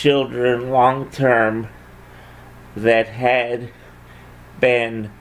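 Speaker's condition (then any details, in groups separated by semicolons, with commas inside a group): Cerebral palsy; congenital, onset before or shortly after birth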